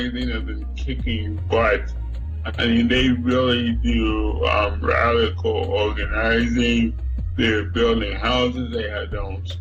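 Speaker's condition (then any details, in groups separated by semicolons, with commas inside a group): Cerebral palsy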